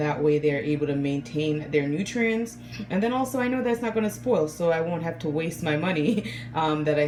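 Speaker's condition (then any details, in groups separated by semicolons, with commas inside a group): No condition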